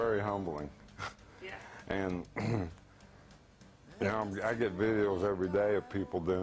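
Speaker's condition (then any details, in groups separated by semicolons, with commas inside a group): ALS; hands, arms, neck and throat affected; still mobile, struggles with small tasks; trouble with neck and throat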